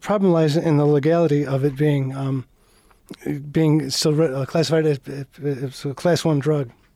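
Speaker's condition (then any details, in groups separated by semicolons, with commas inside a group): Parkinson's disease; diagnosed 17 years ago, progression slowed by medication to tolerable, milder than many patients; medication prescribed by Dr. Burak, levodopa, six-month medical cannabis trial as tincture, vape, gummies, joint, inconvenience, no pain; stuttering problem, worse at both high and low levodopa levels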